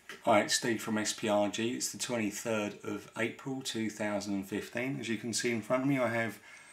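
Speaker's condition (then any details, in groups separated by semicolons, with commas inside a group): No condition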